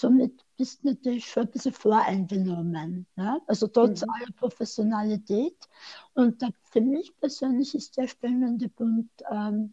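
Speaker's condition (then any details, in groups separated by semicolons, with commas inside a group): Speech impairment after tongue cancer, mild; slightly limited, tends to speak fast, sometimes unclear, Austrian dialect, hard to understand without seeing face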